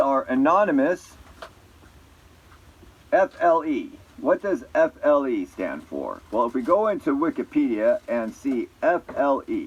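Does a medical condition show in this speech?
No.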